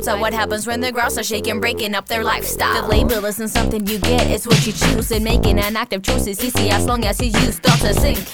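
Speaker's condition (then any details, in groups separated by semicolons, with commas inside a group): No condition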